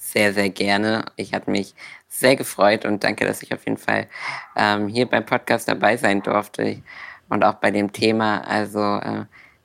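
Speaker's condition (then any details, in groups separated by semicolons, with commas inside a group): Duchenne muscular dystrophy; inherited, progressive muscle wasting, known since primary school, wheelchair user from the start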